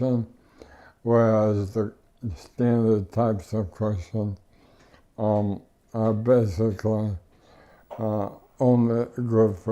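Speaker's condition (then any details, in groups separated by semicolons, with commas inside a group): ALS; power wheelchair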